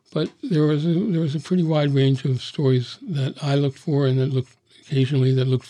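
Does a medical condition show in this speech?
Yes: Parkinson's disease; Parkinson's disease diagnosed at age 62; Parkinson's progressing rapidly, fatal a few months after recording.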